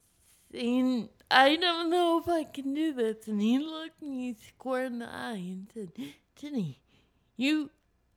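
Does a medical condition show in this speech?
Yes: cerebral palsy; cerebral palsy from 28 minutes without breathing at birth, brain oxygen loss, involuntary movements, permanent, thinking unaffected; wiggles a lot, falls at times; cerebral palsy affects speech, voice sounds different, speaking is hard.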